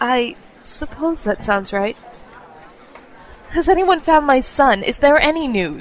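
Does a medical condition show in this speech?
No.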